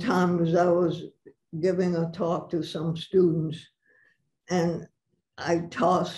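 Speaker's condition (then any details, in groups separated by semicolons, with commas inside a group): Parkinson's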